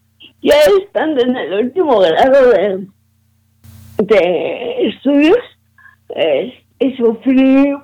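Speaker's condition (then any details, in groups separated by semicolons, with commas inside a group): Cerebral palsy; premature birth, negligent right knee tumor surgery cut tendons, not walking at 18 months, diagnosed 18-19; walks slowly without wheelchair, difficulty moving and handling objects; some difficulty speaking, able to speak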